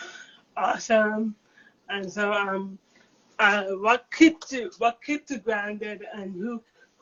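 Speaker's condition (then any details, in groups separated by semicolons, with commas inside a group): Cerebral palsy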